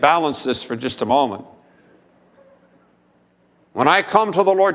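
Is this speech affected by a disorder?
No.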